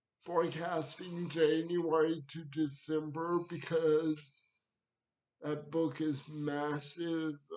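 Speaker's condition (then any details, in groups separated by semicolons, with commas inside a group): Cerebral palsy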